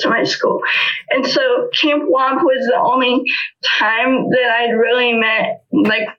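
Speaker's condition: Spastic cerebral palsy; walker since age 3

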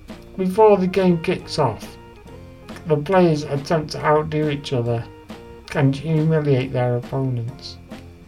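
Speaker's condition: Duchenne muscular dystrophy; about 23 years ago

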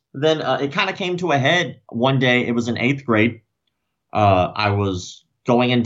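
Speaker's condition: Cleft lip and palate; congenital

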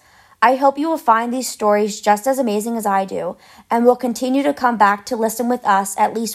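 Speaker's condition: No condition

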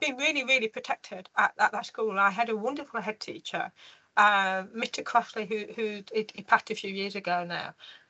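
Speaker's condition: Profound deafness, congenital; delayed speech development, mother taught tongue and mouth placement by feeling buzzing, speech good but sounds short-tongued

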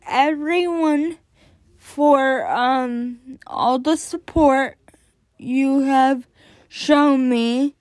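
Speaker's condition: Cerebral palsy; onset before birth

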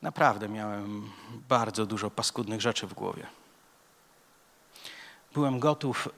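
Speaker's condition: No condition

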